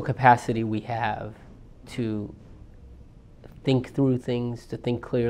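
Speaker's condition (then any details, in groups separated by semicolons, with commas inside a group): No condition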